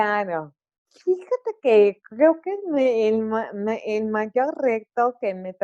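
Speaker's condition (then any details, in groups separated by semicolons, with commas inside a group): Cerebral palsy; articulation affected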